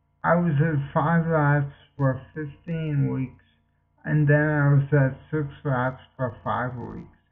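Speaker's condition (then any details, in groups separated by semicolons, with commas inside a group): Multiple sclerosis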